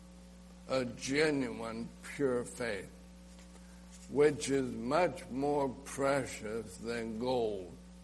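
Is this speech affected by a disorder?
Yes: ALS; ALS (amyotrophic lateral sclerosis, Lou Gehrig's), nerve disease attacking nerves and muscles; diagnosed last summer, end of life approaching, muscles quickly stopping working, legs affected, drops things; slurred, slow speech, choking, spitting, swallowing problems.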